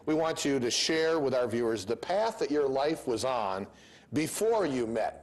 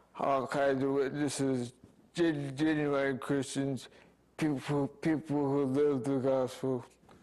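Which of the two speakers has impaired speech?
The second: speech impairment after accident; initially no speech or movement, relearned speaking, difficulty persists.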